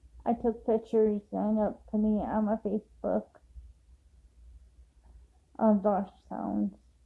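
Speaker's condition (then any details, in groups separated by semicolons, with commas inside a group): Cerebral palsy; affects walking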